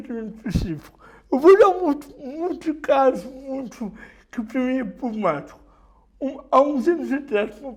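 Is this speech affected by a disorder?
Yes: cerebral palsy.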